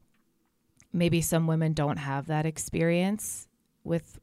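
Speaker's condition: No condition

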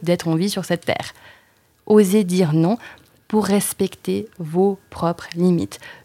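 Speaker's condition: No condition

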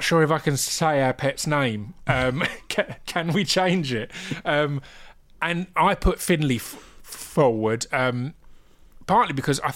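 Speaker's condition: Stammer; stutter, unnoticed during rapping and spoken word years, noticed with radio show and podcast, works with STAMMA; struggles with hard g sounds, had pet renamed Finley to avoid hard g name; repeated sounds, prolonged sounds

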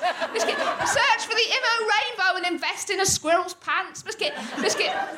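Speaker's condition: Tourette's syndrome; wheelchair user

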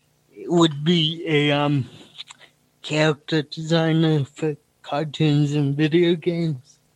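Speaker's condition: Cerebral palsy; noticeable speech impediment

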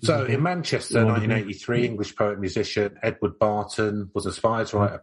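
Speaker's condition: No condition

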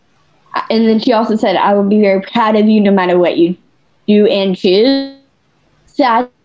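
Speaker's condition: Down syndrome

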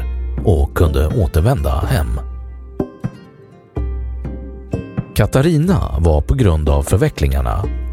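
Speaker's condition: No condition

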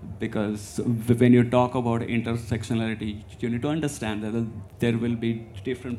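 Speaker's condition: Stammering; stammers in four languages, fillers and hesitations in speech, member of Irish Stammering Association; repeated sounds, prolonged sounds

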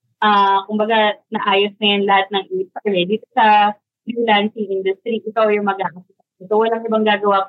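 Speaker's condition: No condition

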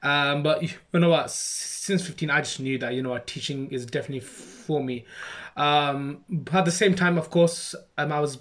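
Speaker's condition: Stammer; stammer since childhood, spoke little when young to hide it; age 26, ongoing stammer; struggles to say own name, slow to get out, less stammering with put-on Birmingham accent or exaggerated speech; prolonged sounds

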